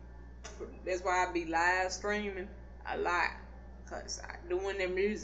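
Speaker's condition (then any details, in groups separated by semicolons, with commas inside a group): Cerebral palsy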